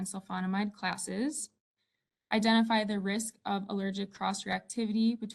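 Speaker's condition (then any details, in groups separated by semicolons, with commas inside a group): No condition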